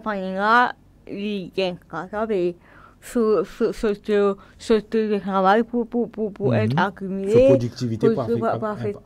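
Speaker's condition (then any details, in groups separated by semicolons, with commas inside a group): Cerebral palsy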